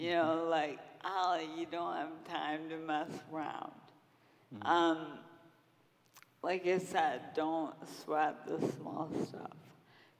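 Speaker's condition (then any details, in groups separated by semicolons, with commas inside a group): Friedreich's ataxia; progressive, wall-supported gait then wheelchair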